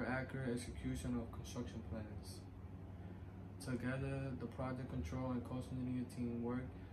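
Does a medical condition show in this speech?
No.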